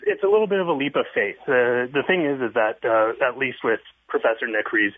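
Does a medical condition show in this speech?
No.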